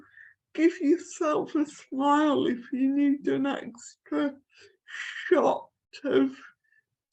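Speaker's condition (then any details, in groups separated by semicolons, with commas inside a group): Cerebral palsy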